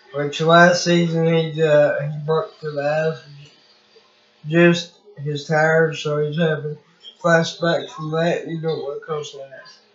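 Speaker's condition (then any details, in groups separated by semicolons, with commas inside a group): Cerebral palsy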